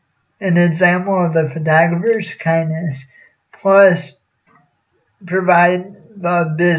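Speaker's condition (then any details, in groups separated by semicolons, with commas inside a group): Cerebral palsy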